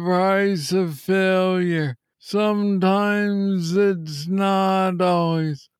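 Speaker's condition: Parkinson's disease; young onset

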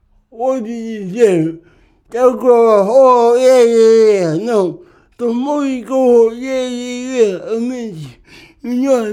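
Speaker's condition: Cerebral palsy; speech can be hard sometimes

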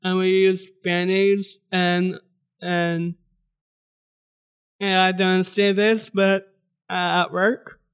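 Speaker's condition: Down syndrome

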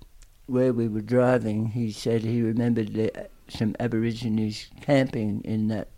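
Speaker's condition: Tongue cancer, aggressive; still present to a certain extent

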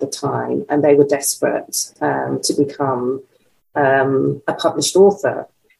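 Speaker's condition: No condition

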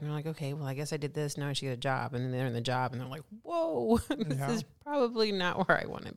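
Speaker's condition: No condition

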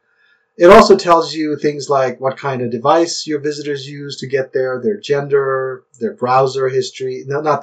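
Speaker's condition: No condition

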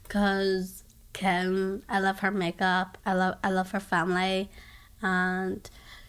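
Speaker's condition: Down syndrome; diagnosed by doctor, early warning she might never talk or walk; age 21; early prediction she might never talk, now speaks publicly, including at UN in Geneva

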